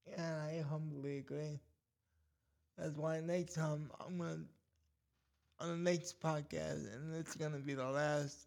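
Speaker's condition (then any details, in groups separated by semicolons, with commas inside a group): Cerebral palsy; cerebral palsy causing speech problem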